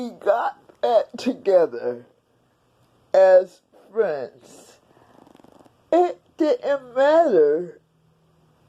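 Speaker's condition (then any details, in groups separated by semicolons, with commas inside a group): Cerebral palsy; several unnoticed strokes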